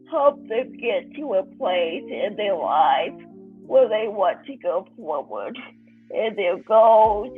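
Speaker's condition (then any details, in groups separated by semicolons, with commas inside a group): Cerebral palsy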